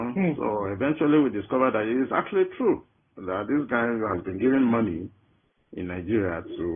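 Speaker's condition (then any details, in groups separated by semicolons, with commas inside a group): No condition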